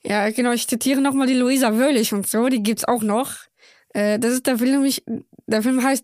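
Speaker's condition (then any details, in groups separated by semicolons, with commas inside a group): Down syndrome; congenital, born in Köln, chromosome 21 present three times; adult, 24 years old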